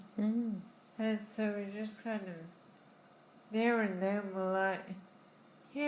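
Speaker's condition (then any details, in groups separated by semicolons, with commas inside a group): Friedreich's ataxia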